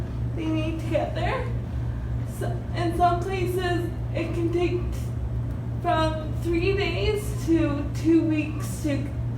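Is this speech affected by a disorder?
Yes: cerebral palsy.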